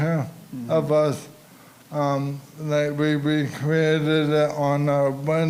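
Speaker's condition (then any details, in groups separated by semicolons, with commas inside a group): ALS; cannot control emotions, crying partly from condition; uses AI voice clone, types speech, dislikes own voice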